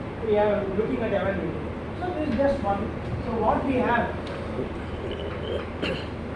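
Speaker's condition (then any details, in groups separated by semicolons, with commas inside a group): No condition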